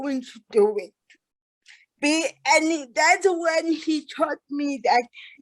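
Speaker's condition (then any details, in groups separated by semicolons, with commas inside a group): Cerebral palsy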